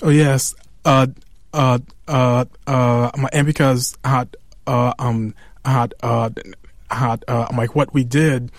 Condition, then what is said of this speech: Stuttering. Locked my stutter in, and it sort of actually made it much worse.